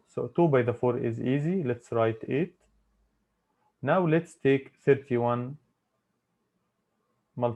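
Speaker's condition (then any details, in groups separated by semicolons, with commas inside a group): No condition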